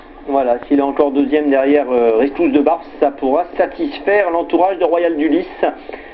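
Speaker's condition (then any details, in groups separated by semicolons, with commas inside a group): No condition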